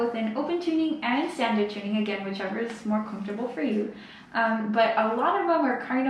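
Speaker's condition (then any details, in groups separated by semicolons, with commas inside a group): No condition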